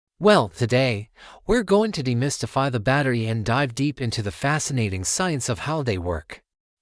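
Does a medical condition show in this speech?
No.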